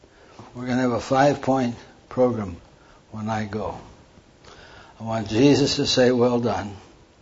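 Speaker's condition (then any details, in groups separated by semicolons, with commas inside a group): Parkinson's; Nebraska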